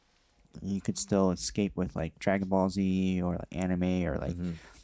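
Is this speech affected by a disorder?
Yes: cleft lip and palate.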